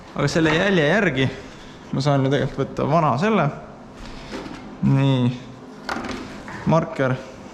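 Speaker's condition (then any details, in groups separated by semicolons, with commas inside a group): No condition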